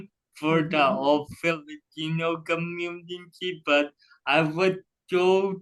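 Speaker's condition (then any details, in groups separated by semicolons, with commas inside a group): Cerebral palsy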